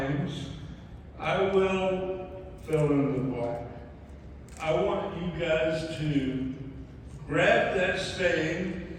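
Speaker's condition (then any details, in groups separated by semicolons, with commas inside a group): ALS; mainly right side and both legs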